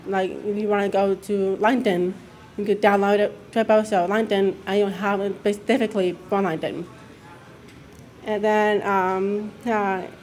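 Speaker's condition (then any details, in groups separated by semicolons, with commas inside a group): Deafness; mix of speech and sign growing up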